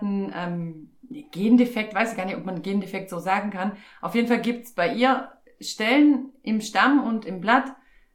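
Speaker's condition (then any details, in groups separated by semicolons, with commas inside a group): No condition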